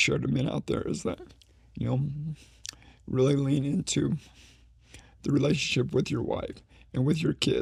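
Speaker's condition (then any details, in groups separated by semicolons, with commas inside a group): ALS; slowly progressing form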